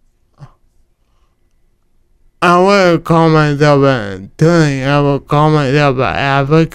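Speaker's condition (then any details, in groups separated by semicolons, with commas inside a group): Cerebral palsy; talking affected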